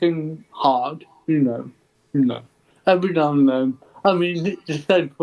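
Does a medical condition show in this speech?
Yes: cerebral palsy; ataxic type.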